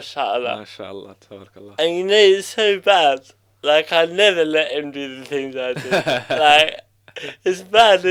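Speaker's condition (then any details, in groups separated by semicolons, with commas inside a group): Cerebral palsy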